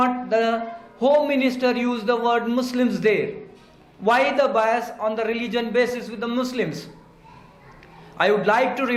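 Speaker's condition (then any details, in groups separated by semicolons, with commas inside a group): No condition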